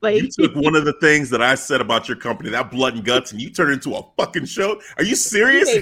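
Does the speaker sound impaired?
No.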